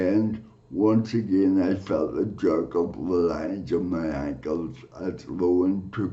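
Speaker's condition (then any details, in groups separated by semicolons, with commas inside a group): Cerebral palsy; from birth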